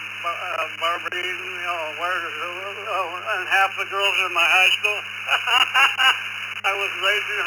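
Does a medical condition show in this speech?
Yes: Parkinson's; left side affected.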